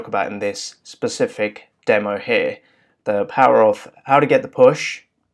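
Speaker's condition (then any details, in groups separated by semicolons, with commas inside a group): No condition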